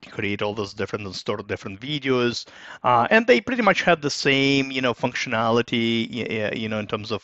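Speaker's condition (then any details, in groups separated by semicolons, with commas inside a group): No condition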